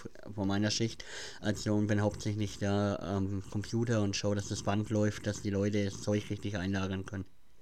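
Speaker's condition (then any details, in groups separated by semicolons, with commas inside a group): Cleft palate; since childhood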